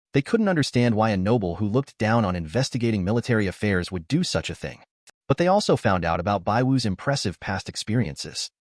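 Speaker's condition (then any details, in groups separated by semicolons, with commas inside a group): No condition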